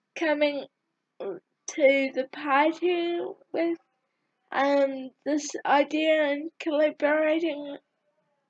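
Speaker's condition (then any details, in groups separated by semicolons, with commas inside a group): Cerebral palsy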